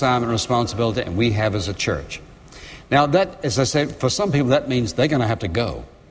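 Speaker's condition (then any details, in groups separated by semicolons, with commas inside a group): No condition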